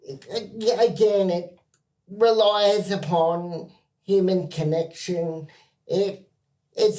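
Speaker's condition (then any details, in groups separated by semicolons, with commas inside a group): Cerebral palsy spastic quadriplegia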